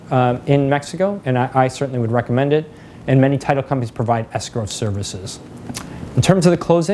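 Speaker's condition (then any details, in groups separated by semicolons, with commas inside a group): No condition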